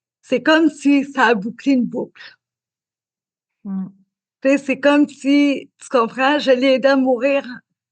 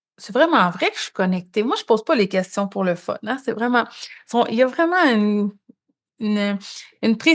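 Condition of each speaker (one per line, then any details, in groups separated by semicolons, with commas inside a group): Cerebral palsy; spastic diplegic, from birth, many operations, walks with crutches; learning to speak was challenging
No condition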